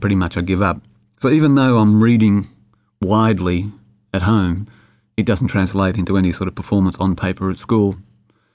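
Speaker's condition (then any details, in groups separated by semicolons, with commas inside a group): No condition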